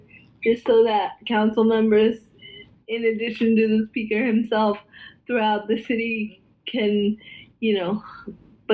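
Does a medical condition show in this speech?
Yes: cerebral palsy, spastic quadriplegia.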